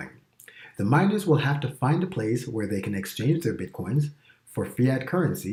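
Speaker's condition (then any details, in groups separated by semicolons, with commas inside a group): No condition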